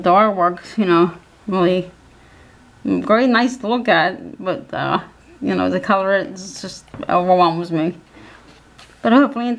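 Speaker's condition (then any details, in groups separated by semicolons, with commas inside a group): Cerebral palsy; physical handicap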